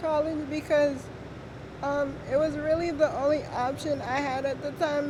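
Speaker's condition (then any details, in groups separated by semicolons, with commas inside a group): Cerebral palsy; cerebral palsy, uses wheelchair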